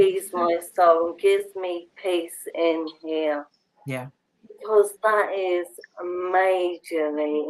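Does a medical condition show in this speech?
Yes: motor neurone disease; bulbar onset.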